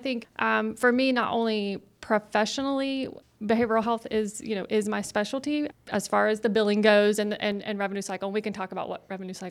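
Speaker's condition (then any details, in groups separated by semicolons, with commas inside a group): No condition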